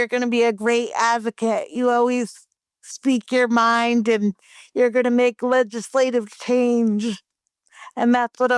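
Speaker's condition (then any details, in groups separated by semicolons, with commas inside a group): Cerebral palsy; present from birth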